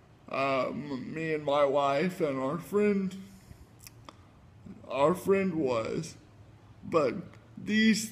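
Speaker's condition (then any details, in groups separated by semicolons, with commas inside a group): Cerebral palsy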